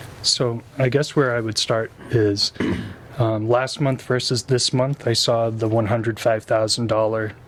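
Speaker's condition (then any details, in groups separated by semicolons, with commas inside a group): No condition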